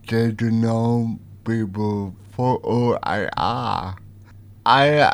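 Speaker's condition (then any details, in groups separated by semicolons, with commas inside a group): Cerebral palsy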